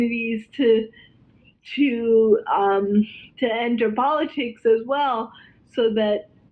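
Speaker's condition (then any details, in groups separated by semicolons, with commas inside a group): Cerebral palsy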